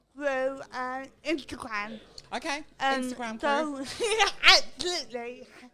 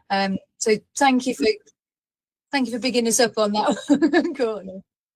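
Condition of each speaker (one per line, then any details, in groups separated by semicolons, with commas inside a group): Cerebral palsy
No condition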